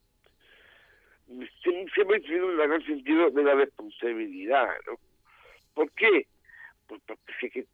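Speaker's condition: Down syndrome; genetic, extra chromosome

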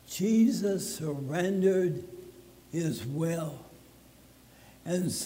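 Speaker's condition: ALS (Lou Gehrig's disease); walking

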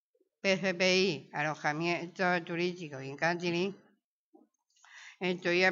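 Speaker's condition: Down syndrome

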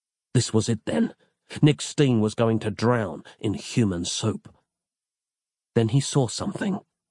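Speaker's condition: No condition

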